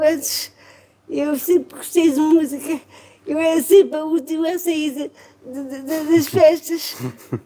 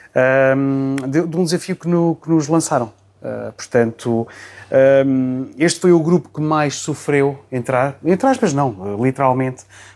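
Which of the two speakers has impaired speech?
The first: cerebral palsy.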